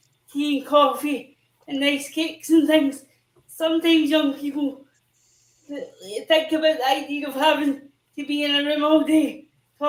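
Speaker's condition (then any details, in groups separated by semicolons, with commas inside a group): Cerebral palsy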